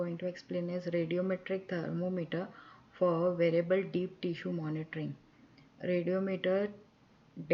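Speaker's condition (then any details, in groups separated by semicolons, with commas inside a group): No condition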